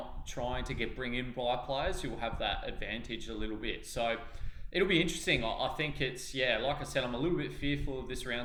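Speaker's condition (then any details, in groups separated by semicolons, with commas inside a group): No condition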